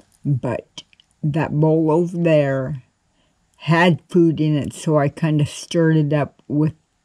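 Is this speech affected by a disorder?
Yes: cerebral palsy.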